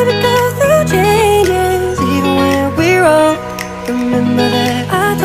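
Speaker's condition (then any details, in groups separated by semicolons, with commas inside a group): No condition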